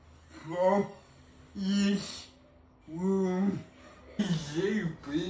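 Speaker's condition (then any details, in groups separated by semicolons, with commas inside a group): Cerebral palsy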